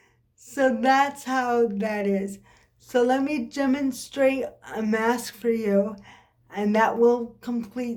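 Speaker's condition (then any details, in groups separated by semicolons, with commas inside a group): Cerebral palsy; occasional swallowing problems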